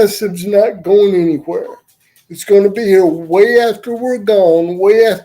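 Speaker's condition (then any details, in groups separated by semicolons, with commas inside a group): Cerebral palsy; wheelchair user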